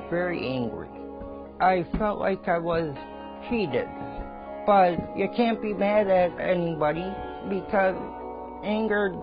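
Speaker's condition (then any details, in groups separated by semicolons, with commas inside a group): Ataxia; balance problem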